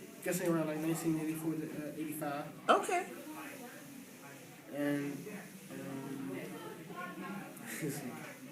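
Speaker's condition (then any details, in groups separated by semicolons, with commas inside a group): No condition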